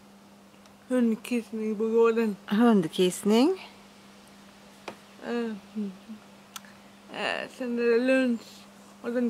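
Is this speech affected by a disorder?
Yes: dyskinetic cerebral palsy, severe.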